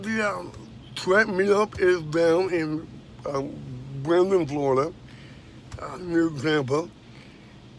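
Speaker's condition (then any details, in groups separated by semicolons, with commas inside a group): Dystonia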